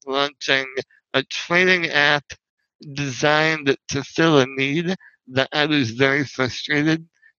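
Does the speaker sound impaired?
Yes: spinal muscular atrophy; wheelchair user.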